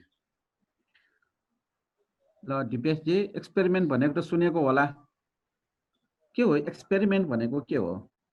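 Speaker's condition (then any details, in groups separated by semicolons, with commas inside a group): No condition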